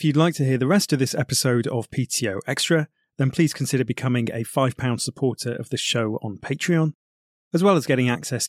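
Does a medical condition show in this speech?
No.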